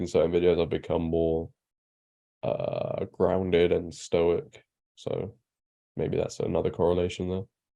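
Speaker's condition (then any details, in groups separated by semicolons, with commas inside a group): No condition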